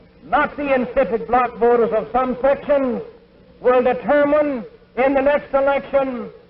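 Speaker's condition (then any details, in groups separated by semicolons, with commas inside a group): No condition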